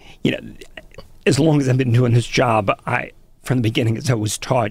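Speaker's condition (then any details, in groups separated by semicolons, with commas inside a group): Spasmodic dysphonia; abductor (opening) form laryngeal dystonia, onset over past few years, worsened by stress, ended broadcast career; alternating one-sided Botox injections through throat into vocal cord muscle by Andrew Blitzer, conservative dosing; labored delivery, words slurring together, runs out of breath, lost range and normal inflection, comes and goes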